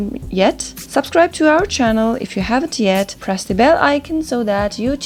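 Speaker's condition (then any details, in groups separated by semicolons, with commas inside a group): No condition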